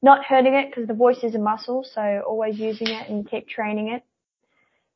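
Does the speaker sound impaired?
Yes: cleft palate; congenital cleft palate, no palate roof at birth, repair surgeries at 18 months, palate later stretched; after slight palate revision surgery, closure restored, ongoing monitoring, further surgery not soon, protecting voice; palate not closing correctly before revision, now projects with ease, more singing control.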